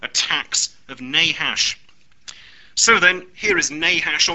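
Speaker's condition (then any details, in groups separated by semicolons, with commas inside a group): No condition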